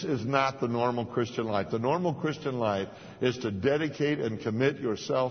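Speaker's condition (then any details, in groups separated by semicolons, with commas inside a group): No condition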